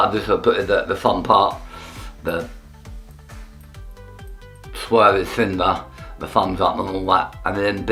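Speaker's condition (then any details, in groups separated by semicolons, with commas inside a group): Tongue cancer; post surgery and radiotherapy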